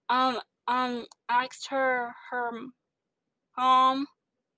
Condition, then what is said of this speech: Stuttering. I have a stutter and I sound young.